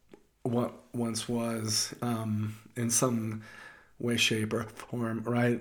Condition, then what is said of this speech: Stuttering. Like, yo, I'm a stutterer, and I'm communicating to you.